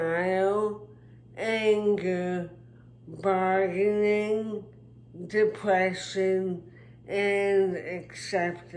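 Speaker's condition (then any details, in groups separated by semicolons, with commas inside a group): Traumatic brain injury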